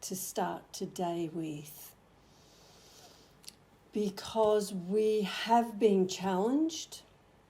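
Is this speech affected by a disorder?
No.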